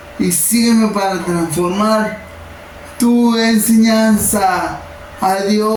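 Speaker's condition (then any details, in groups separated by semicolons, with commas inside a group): Cerebral palsy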